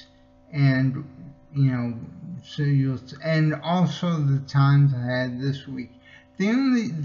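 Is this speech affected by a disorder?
Yes: multiple sclerosis.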